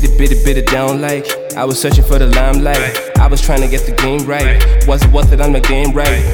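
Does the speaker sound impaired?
No.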